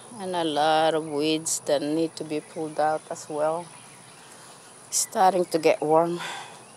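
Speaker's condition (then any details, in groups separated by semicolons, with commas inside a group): No condition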